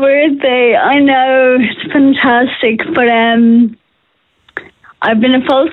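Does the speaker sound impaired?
Yes: Friedreich's ataxia; diagnosed age 13, progressive, full-time wheelchair user about 10 years, reduced hand dexterity; age 30, about 17 years since diagnosis, considerable progression, fatigue, reduced hearing, not yet on Skyclarys; speech getting slower and more slurred over time, speaking a major struggle.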